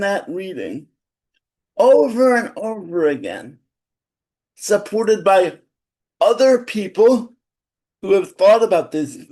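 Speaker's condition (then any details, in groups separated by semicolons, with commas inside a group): Cerebral palsy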